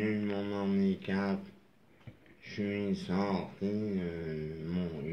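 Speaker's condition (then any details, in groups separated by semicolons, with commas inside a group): Traumatic brain injury; moped accident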